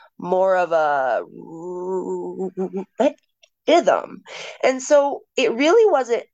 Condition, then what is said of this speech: Stuttering. I don't necessarily mind that I have a stutter, but there are times when it's so hard that I can't even speak.